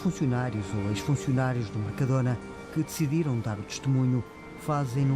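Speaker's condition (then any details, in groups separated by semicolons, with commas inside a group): No condition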